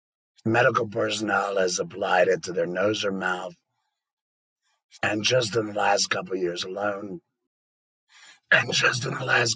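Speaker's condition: Total laryngectomy; no larynx or vocal folds, permanent stoma, tracheoesophageal voice prosthesis placed seven months later; tracheoesophageal puncture about 8 millimeters, can aspirate through prosthesis leaks, one prosthesis used four years; speaks by forcing lung air through prosthesis flap into esophagus, esophageal segment changes speech

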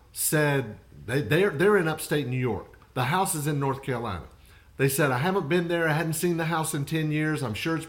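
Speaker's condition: No condition

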